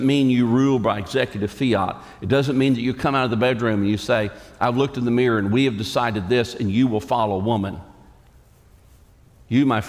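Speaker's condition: No condition

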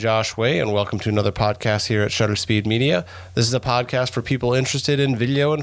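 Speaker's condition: No condition

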